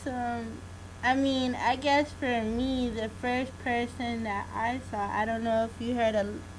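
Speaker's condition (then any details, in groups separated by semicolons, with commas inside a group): Cerebral palsy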